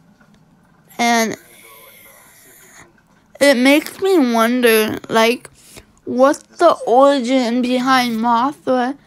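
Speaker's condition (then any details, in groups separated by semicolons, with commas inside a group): Cerebral palsy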